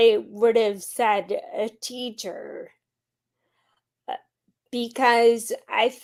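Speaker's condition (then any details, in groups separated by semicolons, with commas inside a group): Friedreich's ataxia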